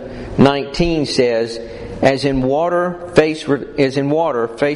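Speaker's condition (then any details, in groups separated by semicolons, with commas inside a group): No condition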